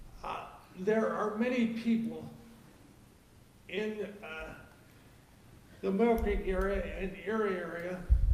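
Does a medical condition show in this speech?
Yes: cerebral palsy; lifelong; age 58.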